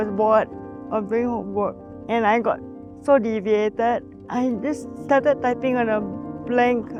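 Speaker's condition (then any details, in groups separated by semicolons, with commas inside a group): Cerebral palsy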